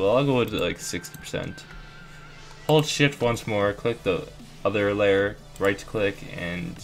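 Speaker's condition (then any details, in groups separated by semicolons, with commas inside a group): No condition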